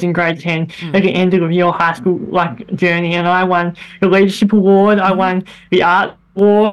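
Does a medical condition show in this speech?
Yes: bilateral cleft lip and palate; congenital bilateral cleft lip and palate, operations from three months, hip bone graft, throat operation; childhood voice squeaky, very airy, nasal, lifelong speech therapy, braces in teens, much improved since.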